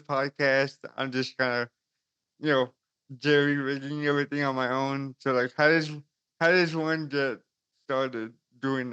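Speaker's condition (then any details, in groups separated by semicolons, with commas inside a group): Cerebral palsy; since birth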